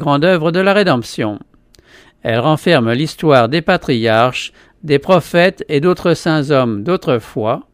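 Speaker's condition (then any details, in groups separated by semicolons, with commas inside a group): No condition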